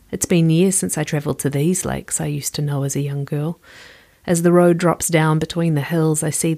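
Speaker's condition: No condition

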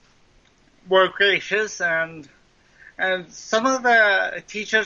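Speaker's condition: Cerebral palsy, mild; speech impediment present during recording

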